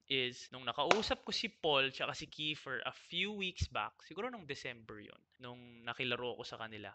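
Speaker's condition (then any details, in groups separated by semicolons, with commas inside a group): No condition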